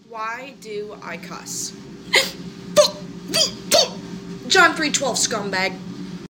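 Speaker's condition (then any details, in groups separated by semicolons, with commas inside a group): Tourette syndrome, coprolalia; involuntary motor and vocal tics, lack of control, self-hitting tics; blurts swear words and phrases like oof, doof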